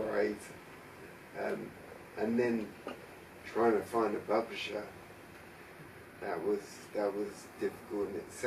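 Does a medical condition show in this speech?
Yes: traumatic brain injury.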